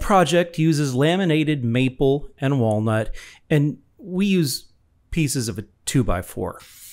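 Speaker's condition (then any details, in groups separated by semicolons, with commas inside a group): No condition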